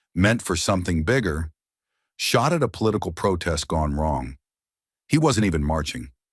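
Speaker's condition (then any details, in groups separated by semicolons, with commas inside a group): No condition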